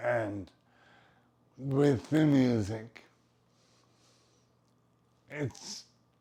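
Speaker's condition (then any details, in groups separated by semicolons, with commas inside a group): Brain injury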